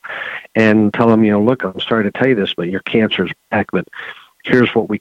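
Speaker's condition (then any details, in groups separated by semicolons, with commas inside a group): No condition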